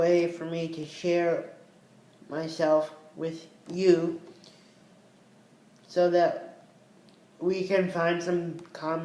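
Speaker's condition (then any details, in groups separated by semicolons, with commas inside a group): Cerebral palsy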